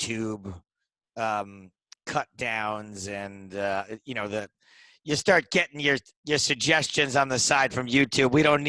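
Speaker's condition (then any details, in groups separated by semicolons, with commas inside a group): No condition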